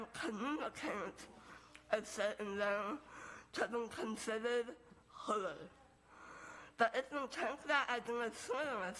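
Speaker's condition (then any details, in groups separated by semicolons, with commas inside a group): Moebius syndrome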